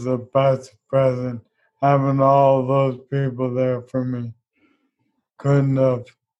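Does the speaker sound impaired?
Yes: ALS; young onset, diagnosed age 29, progressive neurodegenerative, affects walking, speech and eventually breathing; Hoyer lift recently obtained, hammock-like, for lifting out of bed.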